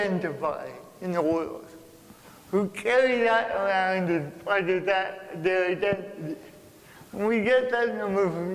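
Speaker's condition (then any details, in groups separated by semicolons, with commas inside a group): Cerebral palsy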